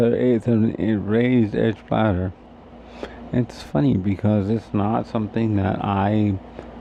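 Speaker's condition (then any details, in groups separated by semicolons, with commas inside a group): Cerebral palsy; difficulty eating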